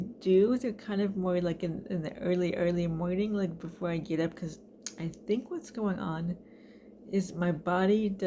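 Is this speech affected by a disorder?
Yes: cerebral palsy.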